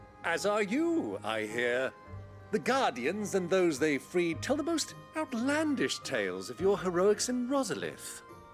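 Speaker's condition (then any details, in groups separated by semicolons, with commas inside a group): No condition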